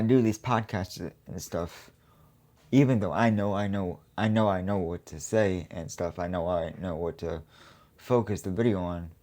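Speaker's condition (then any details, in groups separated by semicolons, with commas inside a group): Cerebral palsy; quadriplegic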